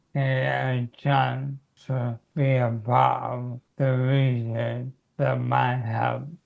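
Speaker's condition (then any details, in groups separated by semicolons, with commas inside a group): Motor neurone disease; first symptoms were voice problems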